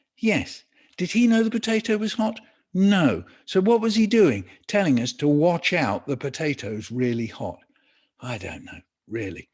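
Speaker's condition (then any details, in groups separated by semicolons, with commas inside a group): No condition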